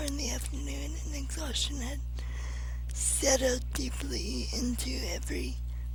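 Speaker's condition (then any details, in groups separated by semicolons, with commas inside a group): Cerebral palsy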